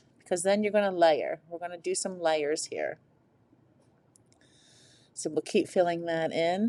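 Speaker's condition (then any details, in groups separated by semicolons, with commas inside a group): No condition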